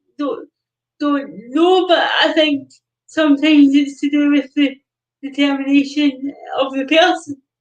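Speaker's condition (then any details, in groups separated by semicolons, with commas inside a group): Cerebral palsy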